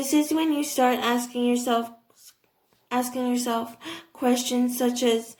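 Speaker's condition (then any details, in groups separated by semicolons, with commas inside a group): Cerebral palsy, athetoid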